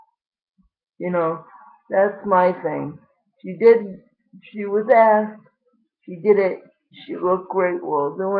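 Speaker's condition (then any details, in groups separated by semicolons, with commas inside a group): Cerebral palsy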